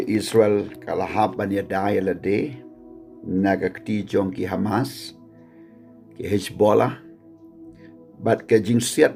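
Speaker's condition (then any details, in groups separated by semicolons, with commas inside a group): No condition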